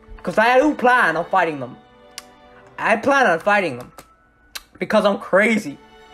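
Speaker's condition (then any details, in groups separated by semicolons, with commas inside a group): No condition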